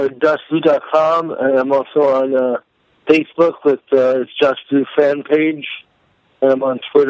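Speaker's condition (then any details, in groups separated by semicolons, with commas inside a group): Cerebral palsy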